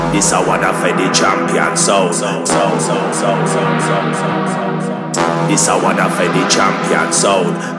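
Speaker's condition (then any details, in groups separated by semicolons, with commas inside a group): No condition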